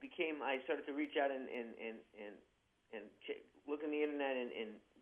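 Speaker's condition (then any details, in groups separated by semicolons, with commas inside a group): Parkinson's disease, young-onset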